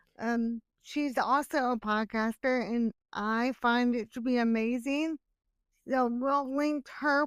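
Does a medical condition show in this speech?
Yes: cerebral palsy.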